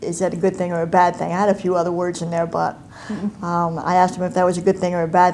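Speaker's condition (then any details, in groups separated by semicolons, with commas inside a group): Cleft palate and cleft lip; congenital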